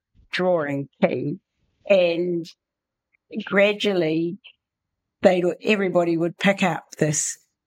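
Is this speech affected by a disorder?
Yes: aphasia after stroke; aphasia from stroke during brain surgery a couple of years ago; some aphasia; may lose words, word-finding difficulty.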